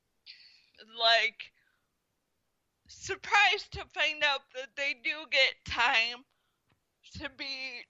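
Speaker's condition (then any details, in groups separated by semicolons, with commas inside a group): Spastic quadriplegic cerebral palsy; diagnosed at one year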